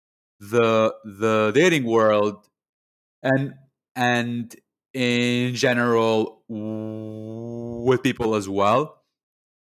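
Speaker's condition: Stuttering; stutter since birth, neurological basis, speech therapists in Lebanon childhood to teens, psychologist at 16-17; adult, still stutters audibly, controls stutter with breathing technique learned in UK; stutter much worse before, affects only speaking, not reading or writing, long avoided speaking; repeated words, prolonged sounds, blocks

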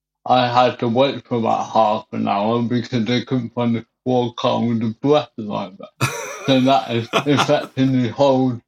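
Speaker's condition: Cerebral palsy; wheelchair

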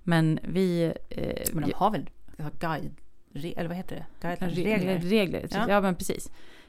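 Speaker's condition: No condition

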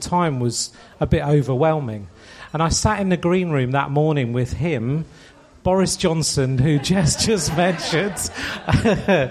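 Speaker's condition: No condition

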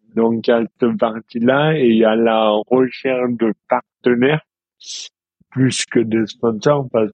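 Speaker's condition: Dystonia; present since birth

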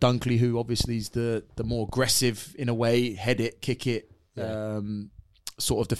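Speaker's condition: No condition

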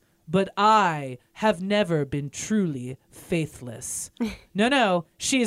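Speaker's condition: No condition

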